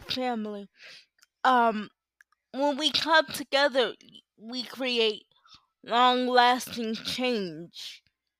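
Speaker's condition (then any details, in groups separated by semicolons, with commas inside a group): Cerebral palsy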